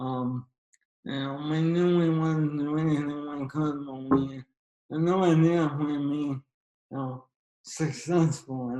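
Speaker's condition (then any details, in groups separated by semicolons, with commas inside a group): ALS; young onset, slow progressor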